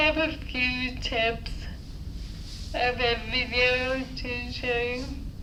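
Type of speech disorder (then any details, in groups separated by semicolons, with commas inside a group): Ataxic dysarthria; Friedreich's ataxia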